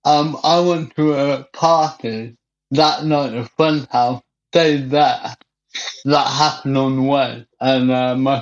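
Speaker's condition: Cerebral palsy; wheelchair

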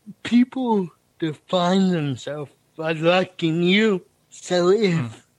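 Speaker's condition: Cerebral palsy; says he is picking up host's stammer

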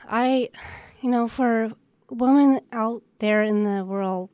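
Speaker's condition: Down syndrome; present since birth, known since infancy

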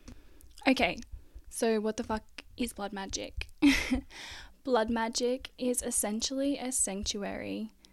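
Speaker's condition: No condition

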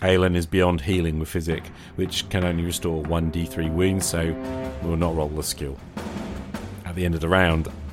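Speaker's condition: No condition

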